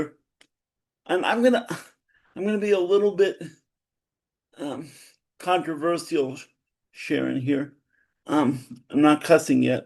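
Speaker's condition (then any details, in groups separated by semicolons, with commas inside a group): Cerebral palsy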